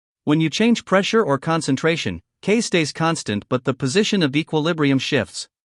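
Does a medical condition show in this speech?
No.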